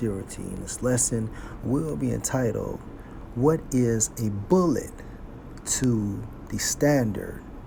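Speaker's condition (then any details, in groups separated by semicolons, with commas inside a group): No condition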